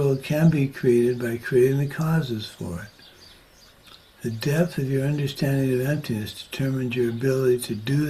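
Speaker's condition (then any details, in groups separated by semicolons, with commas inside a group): Parkinson's disease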